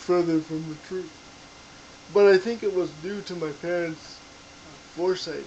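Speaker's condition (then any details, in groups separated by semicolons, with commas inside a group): Cerebral palsy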